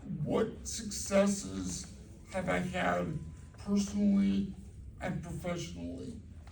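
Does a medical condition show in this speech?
Yes: cerebral palsy.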